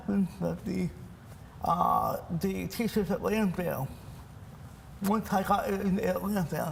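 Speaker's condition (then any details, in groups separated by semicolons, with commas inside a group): Cerebral palsy; from birth; speech impairment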